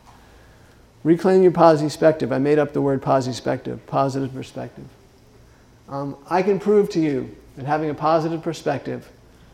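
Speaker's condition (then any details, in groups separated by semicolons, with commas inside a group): Parkinson's disease; Parkinson's onset age 41, about 12 years' history, first tremoring hand and no arm swing after thumb surgery, left foot dystonia; says some words are hard or tough to say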